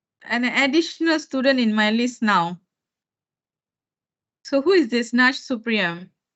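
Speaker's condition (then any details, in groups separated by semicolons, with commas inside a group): No condition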